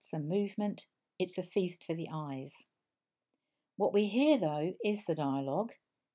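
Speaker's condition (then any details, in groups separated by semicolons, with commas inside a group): No condition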